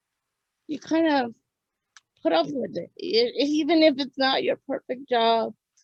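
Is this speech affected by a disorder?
Yes: cerebral palsy; birth oxygen deprivation.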